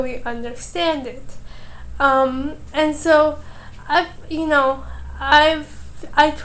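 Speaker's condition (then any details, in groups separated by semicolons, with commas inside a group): Cerebral palsy, mild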